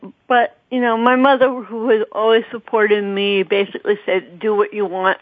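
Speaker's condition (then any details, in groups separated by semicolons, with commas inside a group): Cerebral palsy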